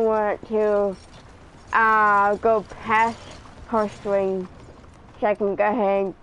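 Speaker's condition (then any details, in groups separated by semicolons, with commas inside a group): Cerebral palsy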